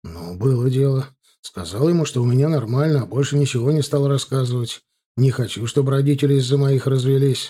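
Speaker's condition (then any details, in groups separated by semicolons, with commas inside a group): No condition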